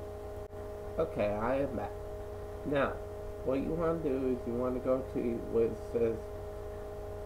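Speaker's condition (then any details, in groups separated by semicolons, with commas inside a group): Cerebral palsy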